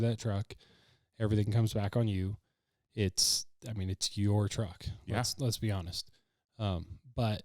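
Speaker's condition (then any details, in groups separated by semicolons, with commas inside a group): No condition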